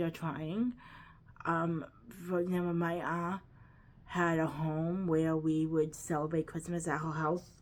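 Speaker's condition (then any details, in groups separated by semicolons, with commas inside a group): Cerebral palsy, quadriplegic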